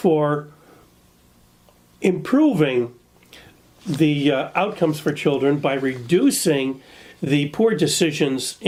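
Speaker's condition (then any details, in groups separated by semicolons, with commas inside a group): No condition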